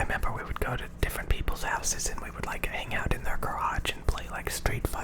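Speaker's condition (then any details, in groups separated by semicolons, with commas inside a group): No condition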